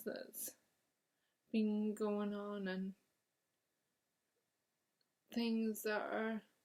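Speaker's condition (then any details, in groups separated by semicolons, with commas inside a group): Motor neurone disease; onset in left hand; three years since diagnosis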